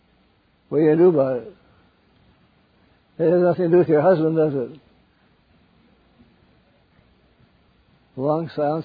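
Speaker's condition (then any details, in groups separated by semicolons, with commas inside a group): Parkinson's; wakes up around 3 am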